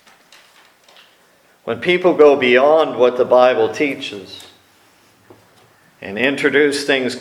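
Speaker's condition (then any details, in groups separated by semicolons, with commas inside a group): No condition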